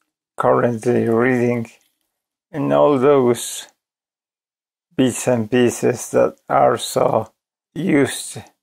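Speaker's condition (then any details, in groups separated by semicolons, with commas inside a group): ALS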